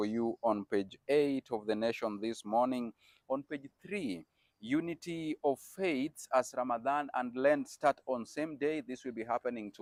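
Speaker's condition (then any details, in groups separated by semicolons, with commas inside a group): No condition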